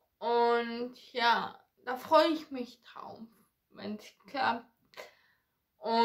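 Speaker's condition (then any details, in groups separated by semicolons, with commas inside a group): Ataxia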